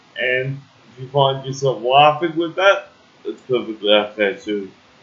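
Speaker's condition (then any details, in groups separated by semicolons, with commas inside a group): Cerebral palsy; uses wheelchair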